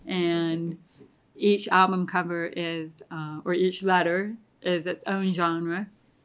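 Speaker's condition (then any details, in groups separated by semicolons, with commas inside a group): Deafness; relies on hearing aids and lip reading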